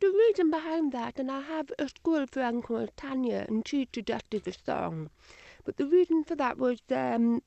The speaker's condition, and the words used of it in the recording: Deafness. So some of her answers may be a little indistinct.